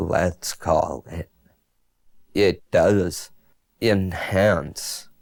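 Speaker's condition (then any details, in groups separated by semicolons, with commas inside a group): Multiple sclerosis; severe shaking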